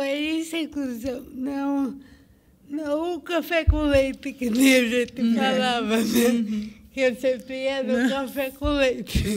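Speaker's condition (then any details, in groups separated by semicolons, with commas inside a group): Cerebral palsy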